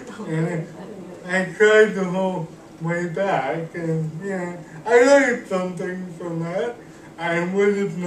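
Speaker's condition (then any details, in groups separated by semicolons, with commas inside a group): Cerebral palsy; cannot walk, uses wheelchair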